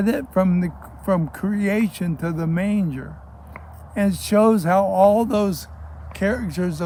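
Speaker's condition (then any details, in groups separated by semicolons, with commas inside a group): ALS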